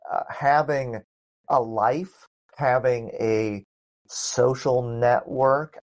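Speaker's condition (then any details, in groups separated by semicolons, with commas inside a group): No condition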